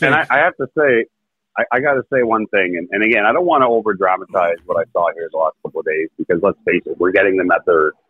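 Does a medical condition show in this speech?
No.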